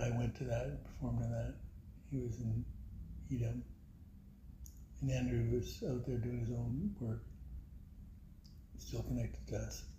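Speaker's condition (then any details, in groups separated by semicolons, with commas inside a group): Parkinson's; voice weakened by Parkinson's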